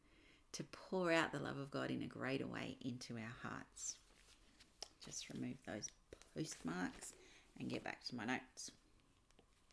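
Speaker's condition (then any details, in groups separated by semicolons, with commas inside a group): No condition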